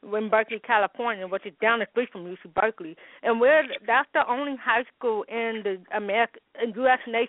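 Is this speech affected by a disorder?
Yes: hearing loss with speech impediment, congenital; speech impediment caused by hearing loss.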